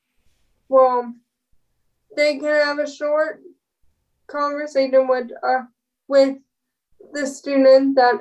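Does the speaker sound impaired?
Yes: spastic cerebral palsy; spastic cerebral palsy with rare dystonia, all four limbs, more severe than Mihai's; dystonia increases spasms in back and legs, mostly manual wheelchair, powered when unable to push.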